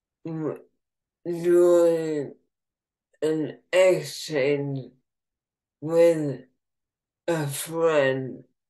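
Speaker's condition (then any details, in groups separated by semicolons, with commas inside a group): ALS, bulbar form, bulbar onset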